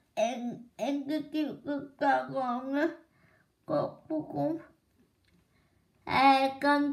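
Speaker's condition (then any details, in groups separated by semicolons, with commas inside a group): Cerebral palsy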